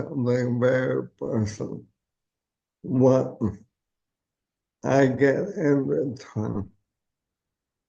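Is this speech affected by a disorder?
Yes: ALS.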